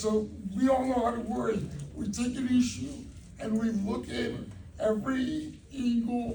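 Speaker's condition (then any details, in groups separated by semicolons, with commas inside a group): Cerebral palsy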